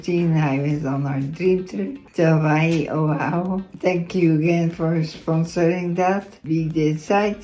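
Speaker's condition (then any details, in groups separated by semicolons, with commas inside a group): Multiple system atrophy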